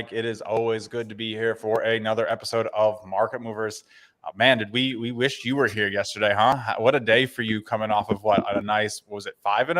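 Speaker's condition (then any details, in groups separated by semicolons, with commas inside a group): No condition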